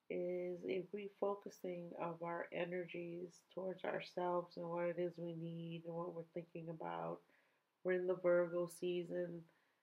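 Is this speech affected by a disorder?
No.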